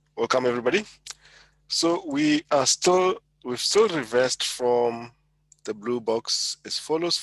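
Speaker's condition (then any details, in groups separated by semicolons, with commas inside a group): No condition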